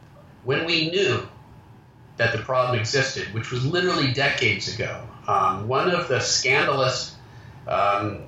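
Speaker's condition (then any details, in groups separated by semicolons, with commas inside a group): No condition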